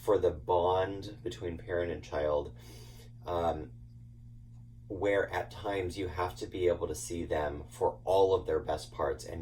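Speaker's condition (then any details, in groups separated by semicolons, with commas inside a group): No condition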